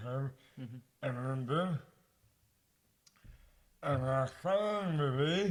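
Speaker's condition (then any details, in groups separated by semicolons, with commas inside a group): Dystonia; mouth impairment affects speech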